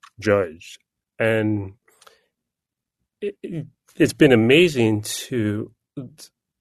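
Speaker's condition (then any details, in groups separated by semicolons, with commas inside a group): Stuttering; no stuttering when singing, singing uses a different neural pathway; repeated sounds, blocks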